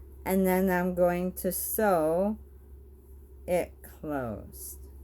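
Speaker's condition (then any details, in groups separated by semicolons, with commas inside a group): Bulbar ALS; bulbar onset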